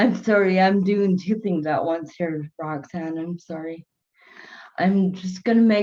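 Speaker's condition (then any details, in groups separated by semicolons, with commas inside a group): Cerebral palsy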